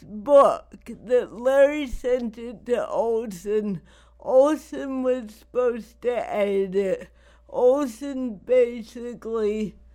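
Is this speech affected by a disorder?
Yes: cerebral palsy; lack of muscle control and spasticity.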